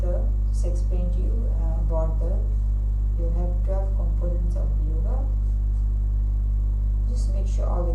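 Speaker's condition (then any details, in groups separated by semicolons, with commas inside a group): No condition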